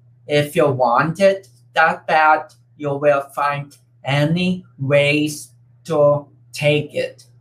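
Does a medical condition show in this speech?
Yes: cerebral palsy; umbilical cord slightly wrapped around neck.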